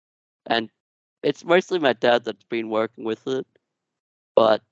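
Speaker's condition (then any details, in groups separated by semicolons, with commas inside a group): Duchenne muscular dystrophy; genetic, progressive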